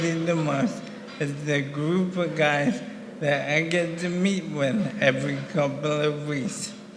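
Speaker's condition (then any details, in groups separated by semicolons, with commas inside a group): ALS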